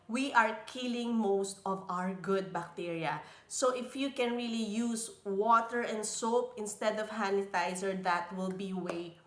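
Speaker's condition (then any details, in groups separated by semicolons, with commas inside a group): No condition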